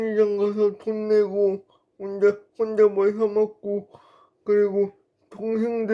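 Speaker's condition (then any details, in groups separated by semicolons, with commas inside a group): Brain lesion disability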